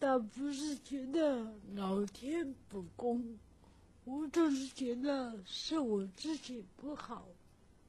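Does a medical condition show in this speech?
Yes: cerebral palsy; from birth, oxygen deprivation during breech delivery, impaired mobility; unclear, slurred articulation described in own poem.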